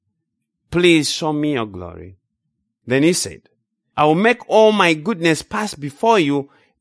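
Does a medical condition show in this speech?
No.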